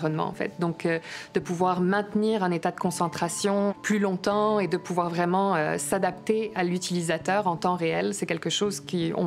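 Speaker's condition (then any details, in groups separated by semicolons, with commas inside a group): No condition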